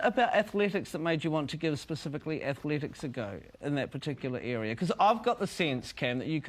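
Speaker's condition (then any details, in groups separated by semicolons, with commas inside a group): No condition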